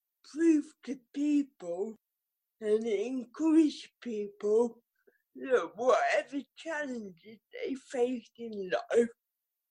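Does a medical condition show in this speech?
Yes: cerebral palsy; riding as physio from age 2.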